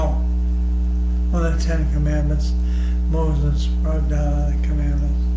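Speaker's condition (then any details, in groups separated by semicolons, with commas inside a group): ALS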